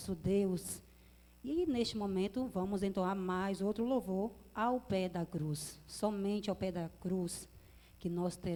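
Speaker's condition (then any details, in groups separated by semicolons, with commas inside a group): No condition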